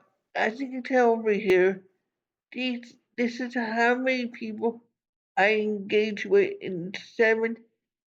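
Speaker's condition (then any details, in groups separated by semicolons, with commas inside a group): Cerebral palsy; from birth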